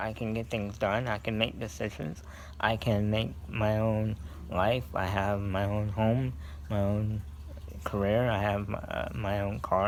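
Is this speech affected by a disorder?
Yes: cerebral palsy; scoliosis.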